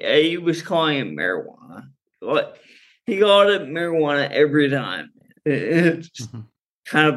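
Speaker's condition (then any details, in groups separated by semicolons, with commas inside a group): Friedreich's ataxia; slowly worsening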